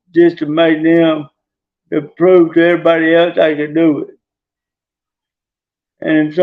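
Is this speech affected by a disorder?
Yes: traumatic brain injury.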